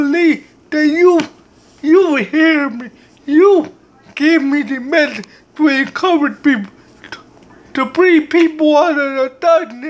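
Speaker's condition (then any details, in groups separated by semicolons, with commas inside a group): Cerebral palsy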